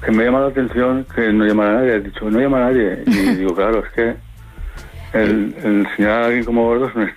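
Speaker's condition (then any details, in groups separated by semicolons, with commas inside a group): Parkinson's disease; takes medication against Parkinson's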